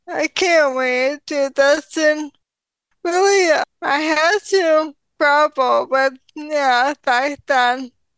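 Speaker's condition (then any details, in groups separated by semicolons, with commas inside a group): ALS; diagnosed at age 33, slower progression than expected, power in legs not arms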